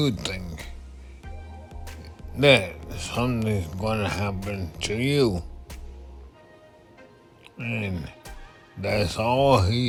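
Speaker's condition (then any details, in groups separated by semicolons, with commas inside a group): Multiple sclerosis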